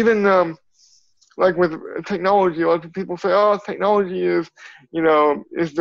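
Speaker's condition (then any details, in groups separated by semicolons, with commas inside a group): Cerebral palsy; from birth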